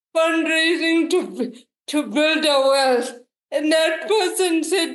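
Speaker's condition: Cerebral palsy, quadriplegic

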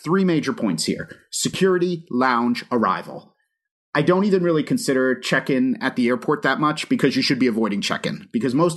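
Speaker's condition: No condition

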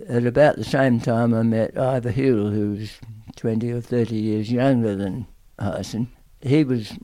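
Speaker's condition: Tongue cancer; aggressive tongue cancer

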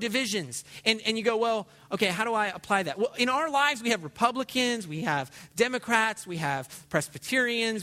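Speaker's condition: No condition

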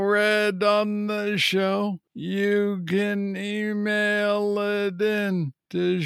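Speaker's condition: Parkinson's disease; Parkinson's affects speech, trouble pronouncing medication names

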